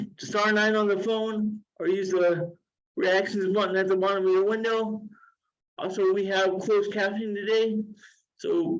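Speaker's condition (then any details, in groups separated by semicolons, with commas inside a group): Cerebral palsy, severe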